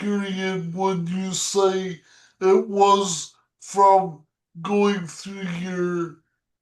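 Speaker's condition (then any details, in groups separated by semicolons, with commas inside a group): Cerebral palsy; present from birth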